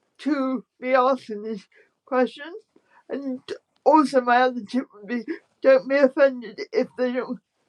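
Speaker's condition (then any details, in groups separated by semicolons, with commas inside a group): Spastic quadriplegic cerebral palsy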